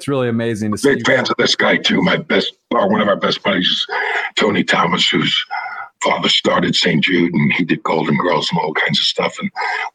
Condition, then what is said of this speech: Throat cancer. And he literally gave me back a voice for Bryce's bar mitzvah, and he promised me he would.